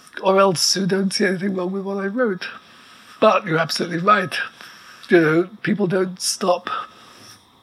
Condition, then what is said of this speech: ALS (motor neuron disease). He also needs to be breathing with the help of a respirator, which you might hear a little bit in the background.